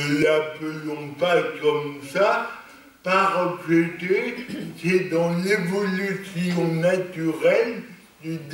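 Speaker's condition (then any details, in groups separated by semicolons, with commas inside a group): Cerebral palsy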